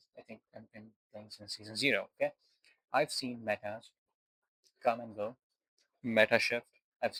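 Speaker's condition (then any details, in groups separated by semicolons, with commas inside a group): No condition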